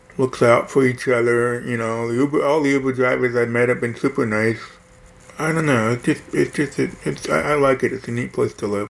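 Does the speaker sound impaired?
Yes: hearing loss; right ear cochlear implant at Johns Hopkins Baltimore.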